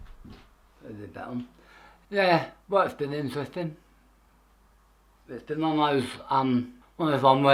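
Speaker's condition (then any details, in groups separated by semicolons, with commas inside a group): Tongue cancer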